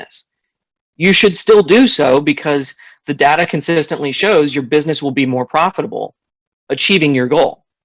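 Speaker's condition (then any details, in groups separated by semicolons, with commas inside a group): No condition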